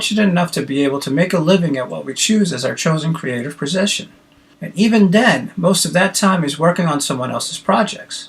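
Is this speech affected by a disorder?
No.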